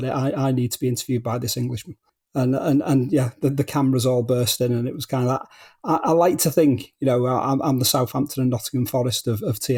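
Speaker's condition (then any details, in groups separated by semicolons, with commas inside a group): No condition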